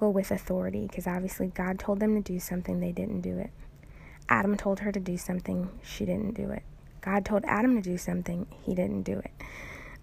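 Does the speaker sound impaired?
No.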